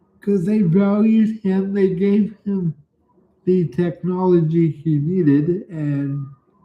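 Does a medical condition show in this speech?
Yes: cerebral palsy; from birth, cannot type.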